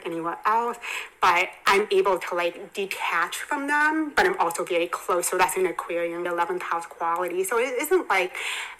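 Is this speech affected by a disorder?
Yes: hearing impairment, congenital, bilateral cochlear implants.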